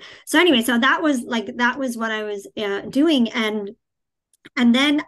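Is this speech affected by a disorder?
Yes: cleft palate, cleft palate without cleft lip.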